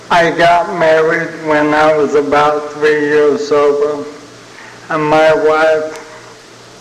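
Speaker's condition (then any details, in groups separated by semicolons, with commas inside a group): ALS (Lou Gehrig's disease); young onset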